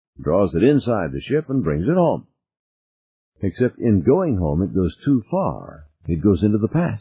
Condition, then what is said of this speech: No condition.